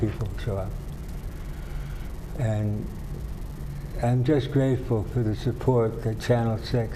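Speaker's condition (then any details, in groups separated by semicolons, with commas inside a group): Parkinson's disease; about 12 years since onset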